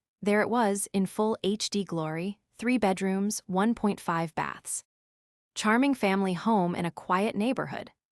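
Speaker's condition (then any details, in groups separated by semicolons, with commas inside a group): No condition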